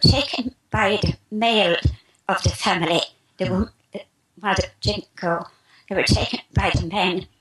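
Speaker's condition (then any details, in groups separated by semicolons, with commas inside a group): Spasmodic dysphonia; described as strangulation of the esophagus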